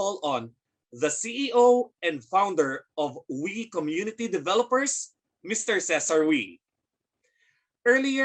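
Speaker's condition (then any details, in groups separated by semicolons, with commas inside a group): No condition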